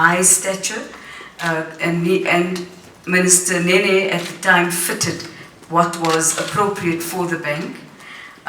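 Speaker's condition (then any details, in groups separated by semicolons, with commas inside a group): No condition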